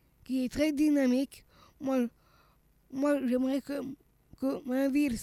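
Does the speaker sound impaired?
Yes: Down syndrome (trisomy 21); childhood speech therapy to tone tongue, swallowing problems, slowness.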